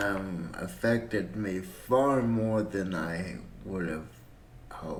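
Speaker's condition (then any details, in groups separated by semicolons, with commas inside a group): Cerebral palsy; breathing fine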